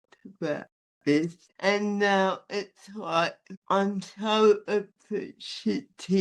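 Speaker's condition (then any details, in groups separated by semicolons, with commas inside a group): Athetoid spastic cerebral palsy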